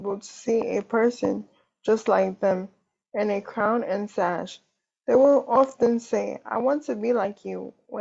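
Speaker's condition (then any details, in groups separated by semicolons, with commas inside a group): Cerebral palsy; wheelchair user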